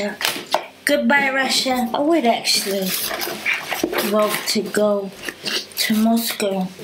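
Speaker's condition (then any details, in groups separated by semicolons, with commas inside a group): Cerebral palsy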